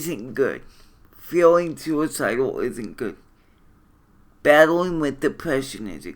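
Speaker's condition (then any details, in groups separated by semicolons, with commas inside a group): Cerebral palsy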